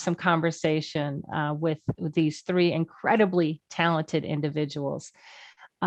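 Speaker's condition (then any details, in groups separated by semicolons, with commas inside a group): No condition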